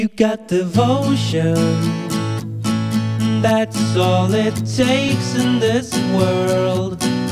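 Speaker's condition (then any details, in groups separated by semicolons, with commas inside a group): No condition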